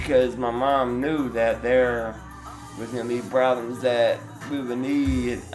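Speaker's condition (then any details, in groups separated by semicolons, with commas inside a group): Duchenne muscular dystrophy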